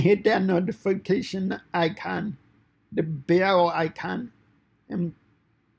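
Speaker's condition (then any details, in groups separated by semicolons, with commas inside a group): Cerebral palsy; fine motor impairment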